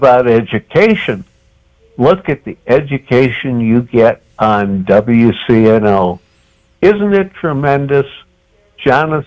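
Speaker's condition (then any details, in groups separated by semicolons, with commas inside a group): Cerebral palsy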